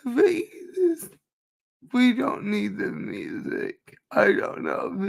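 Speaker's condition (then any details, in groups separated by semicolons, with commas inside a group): Cerebral palsy; speech affected, permanent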